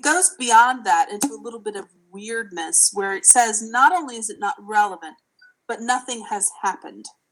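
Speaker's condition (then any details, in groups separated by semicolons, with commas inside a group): No condition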